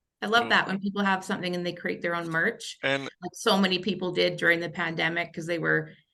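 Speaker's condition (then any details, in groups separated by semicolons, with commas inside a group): No condition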